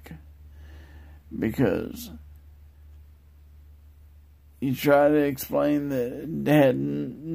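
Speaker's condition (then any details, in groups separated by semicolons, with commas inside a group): Multiple sclerosis; progressive form; starting new disease-modifying medication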